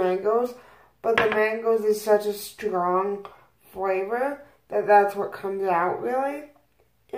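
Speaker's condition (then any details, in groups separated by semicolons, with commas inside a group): Cerebral palsy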